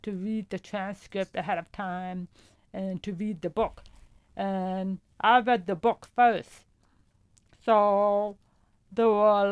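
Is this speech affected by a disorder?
Yes: profound deafness; hears vowels but not consonants, uses hearing aids, no vibration felt; hears music, voices, horn, piano, guitar, headphones too quiet, feedback over hearing aids.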